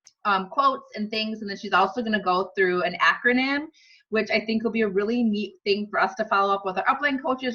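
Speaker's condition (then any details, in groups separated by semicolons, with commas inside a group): No condition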